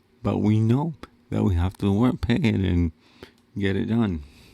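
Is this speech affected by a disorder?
Yes: cerebral palsy; wheelchair user.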